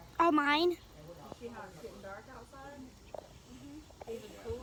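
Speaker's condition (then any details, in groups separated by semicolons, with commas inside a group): No condition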